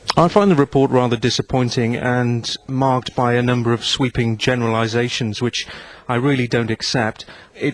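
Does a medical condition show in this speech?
No.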